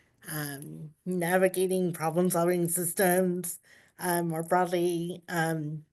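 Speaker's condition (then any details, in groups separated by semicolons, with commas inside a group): Cerebral palsy; uses power wheelchair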